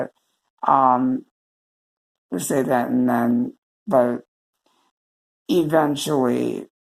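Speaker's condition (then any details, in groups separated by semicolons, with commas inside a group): Cerebral palsy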